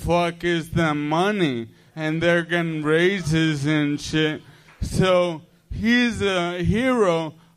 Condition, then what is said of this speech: ALS (motor neuron disease). Tony, how is he easier to understand than Aphrodite?